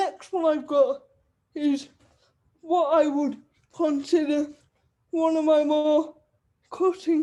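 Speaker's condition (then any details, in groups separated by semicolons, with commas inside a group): Cerebral palsy; wheelchair user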